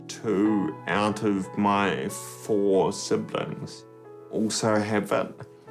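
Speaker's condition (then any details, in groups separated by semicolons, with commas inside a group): Friedreich's ataxia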